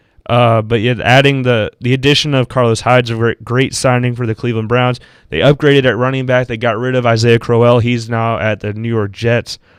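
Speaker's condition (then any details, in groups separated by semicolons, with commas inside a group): No condition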